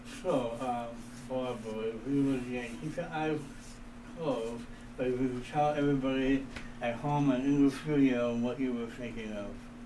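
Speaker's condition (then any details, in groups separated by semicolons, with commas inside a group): Cerebral palsy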